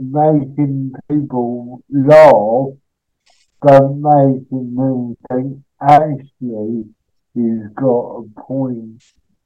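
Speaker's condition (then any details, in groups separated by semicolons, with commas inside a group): Cerebral palsy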